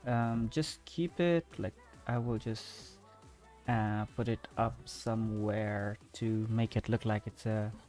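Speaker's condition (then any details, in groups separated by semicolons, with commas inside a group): No condition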